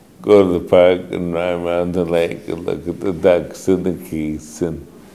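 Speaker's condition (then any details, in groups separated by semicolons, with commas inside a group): Mitochondrial disorder; affects speech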